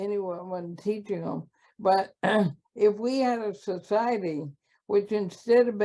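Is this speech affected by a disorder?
Yes: ALS.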